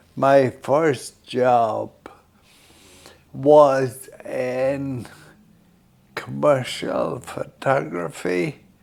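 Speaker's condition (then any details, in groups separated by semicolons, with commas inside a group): Friedreich's ataxia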